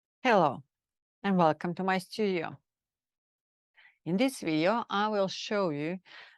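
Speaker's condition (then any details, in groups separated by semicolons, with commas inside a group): No condition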